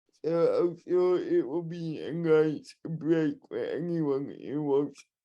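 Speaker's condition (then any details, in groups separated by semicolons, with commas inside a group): Cerebral palsy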